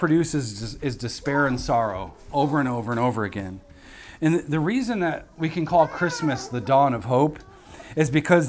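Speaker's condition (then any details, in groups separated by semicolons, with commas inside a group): No condition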